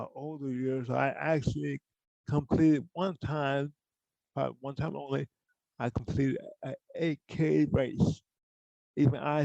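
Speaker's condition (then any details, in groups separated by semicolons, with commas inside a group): Cerebral palsy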